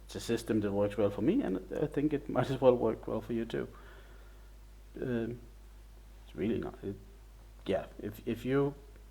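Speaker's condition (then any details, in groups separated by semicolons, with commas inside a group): No condition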